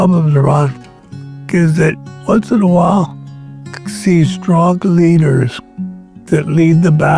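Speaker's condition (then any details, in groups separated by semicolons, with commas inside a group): ALS; onset with twitching, three years to confirm; about nine years since onset, six since diagnosis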